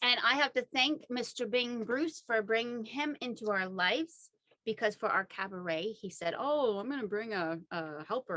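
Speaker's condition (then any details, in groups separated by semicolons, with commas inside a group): No condition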